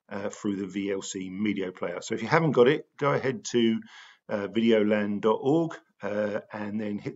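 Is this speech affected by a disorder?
No.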